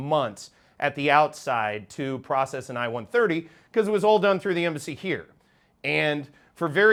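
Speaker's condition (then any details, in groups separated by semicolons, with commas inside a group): No condition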